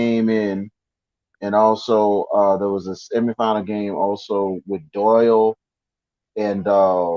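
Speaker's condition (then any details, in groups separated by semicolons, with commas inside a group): No condition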